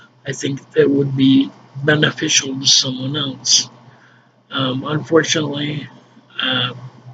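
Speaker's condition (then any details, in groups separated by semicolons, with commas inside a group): Ataxia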